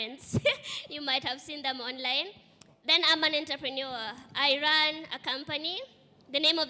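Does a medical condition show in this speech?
No.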